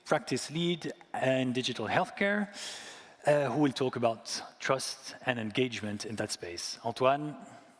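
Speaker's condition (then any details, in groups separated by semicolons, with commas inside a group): No condition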